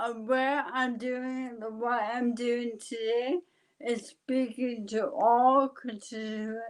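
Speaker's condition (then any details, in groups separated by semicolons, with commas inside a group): ALS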